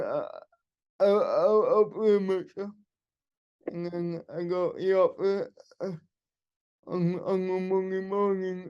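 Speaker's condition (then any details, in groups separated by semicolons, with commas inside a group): Cerebral palsy; wheelchair user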